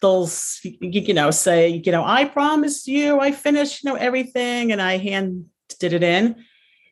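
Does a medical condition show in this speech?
Yes: stuttering; here repeated sounds.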